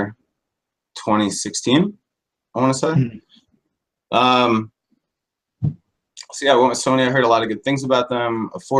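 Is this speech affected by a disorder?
No.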